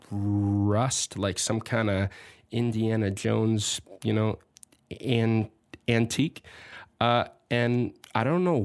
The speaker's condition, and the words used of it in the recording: Stuttering. In person, it's much more difficult to maintain this kind of fluency, but when I'm alone in my studio, like I am now, it's a lot easier.